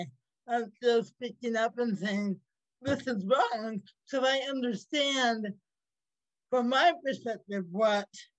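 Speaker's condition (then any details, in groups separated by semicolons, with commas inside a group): Cerebral palsy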